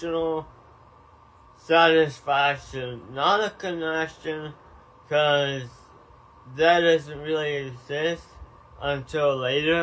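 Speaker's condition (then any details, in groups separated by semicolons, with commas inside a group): Tongue cancer surgery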